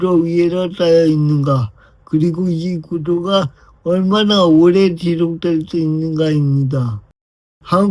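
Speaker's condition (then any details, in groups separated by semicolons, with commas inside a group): Brain lesion disability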